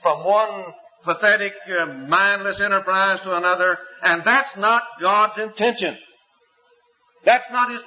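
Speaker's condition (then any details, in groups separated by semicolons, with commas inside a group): No condition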